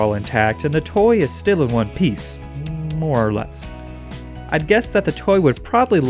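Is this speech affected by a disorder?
No.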